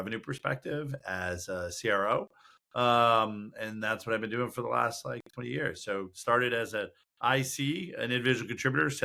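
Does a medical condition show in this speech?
No.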